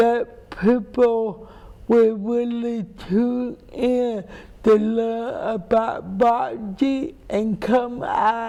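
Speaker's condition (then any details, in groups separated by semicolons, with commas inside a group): Cerebral palsy; speech impairment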